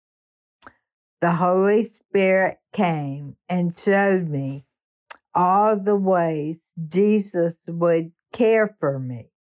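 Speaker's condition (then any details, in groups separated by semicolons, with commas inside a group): ALS; ALS diagnosed about 3.5 years before recording, told to conserve limited lifetime energy supply; quit gym, housework, yard work and choir directing within 9 months; host says her voice itself tells the story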